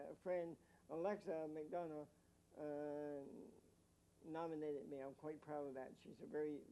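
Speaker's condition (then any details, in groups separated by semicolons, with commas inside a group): Mild cerebral palsy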